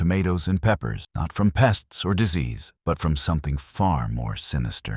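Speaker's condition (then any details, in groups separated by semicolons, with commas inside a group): No condition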